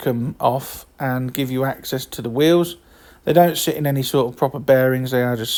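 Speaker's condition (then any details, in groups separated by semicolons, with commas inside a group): No condition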